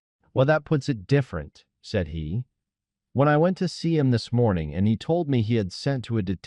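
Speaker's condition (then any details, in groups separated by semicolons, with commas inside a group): No condition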